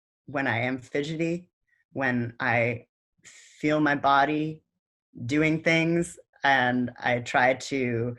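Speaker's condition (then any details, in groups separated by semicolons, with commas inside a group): No condition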